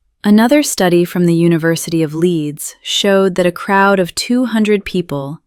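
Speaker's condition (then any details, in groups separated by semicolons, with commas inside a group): No condition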